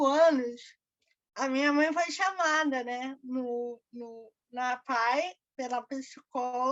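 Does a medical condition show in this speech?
Yes: cerebral palsy; birth brain injury.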